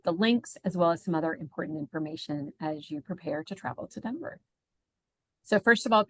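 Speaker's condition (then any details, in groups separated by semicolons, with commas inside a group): No condition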